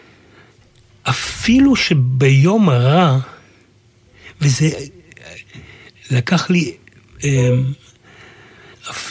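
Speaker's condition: Aphasia; completed rehabilitation at Beit Loewenstein, considered outstanding graduate; writing and speaking both a struggle

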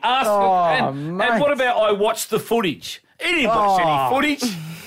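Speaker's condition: No condition

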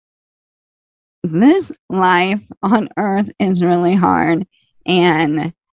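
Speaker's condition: ALS; slow progressing ALS, diagnosed February 2004 by neurologist, about 17 years since diagnosis; less physically affected than many guests due to slow progression

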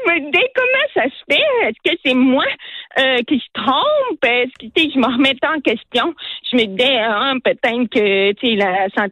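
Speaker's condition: Hearing loss; hard of hearing, relies on lip reading

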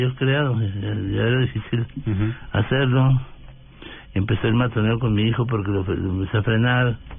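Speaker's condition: Parkinson's disease; under care of leading Colombian Parkinson's neurologist

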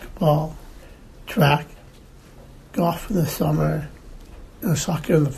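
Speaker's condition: Down syndrome; extra chromosome, some lung disease, replaced pulmonary valve, ventricular tachycardia, defibrillator, age 41; recovered from COVID-19 after trip to Brigham and Women's Hospital, exercising again

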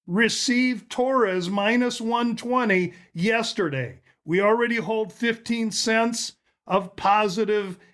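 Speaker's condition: No condition

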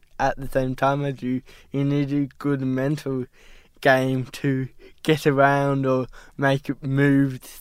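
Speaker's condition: Cerebral palsy; diagnosed at 12 months, Westmead hospital, prognosis may never walk or talk, play-based therapy

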